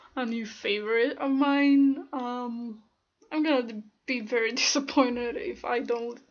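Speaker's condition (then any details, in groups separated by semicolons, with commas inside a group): No condition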